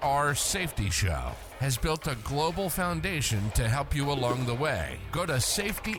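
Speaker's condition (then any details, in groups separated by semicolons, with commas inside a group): No condition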